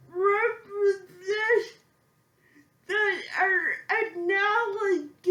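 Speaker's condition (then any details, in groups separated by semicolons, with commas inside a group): Physical speech impairment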